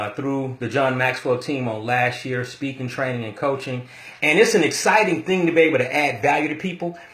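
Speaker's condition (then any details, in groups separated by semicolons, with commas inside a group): No condition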